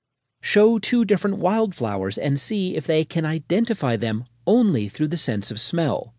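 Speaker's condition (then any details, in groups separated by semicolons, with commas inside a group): No condition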